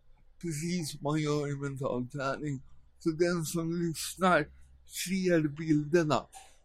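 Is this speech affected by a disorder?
Yes: cerebral palsy; present from birth, caused by not breathing for first 45 minutes of life.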